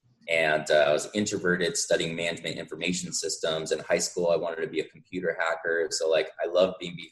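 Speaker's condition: No condition

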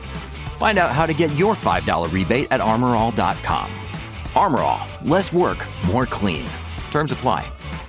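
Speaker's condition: No condition

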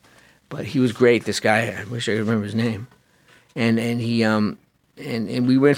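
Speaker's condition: Parkinson's disease; young onset

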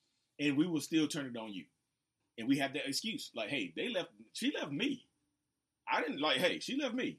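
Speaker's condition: No condition

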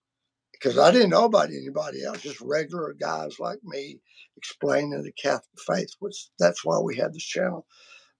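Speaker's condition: Vocal cord surgery; including laser treatment

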